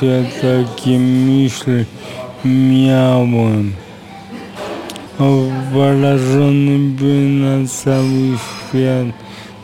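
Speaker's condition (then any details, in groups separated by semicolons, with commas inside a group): Aphasia; acquired after accident, severe brain injury, prolonged unconsciousness, 1% survival odds, whole body paralysed after waking; age 39, right-sided weakness, walks with crutch, pool treatments at Lądek-Zdrój, earlier rehabilitation in Konstancin; no speech for about five years after regaining consciousness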